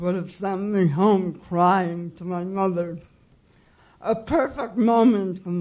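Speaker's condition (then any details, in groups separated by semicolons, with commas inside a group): Cerebral palsy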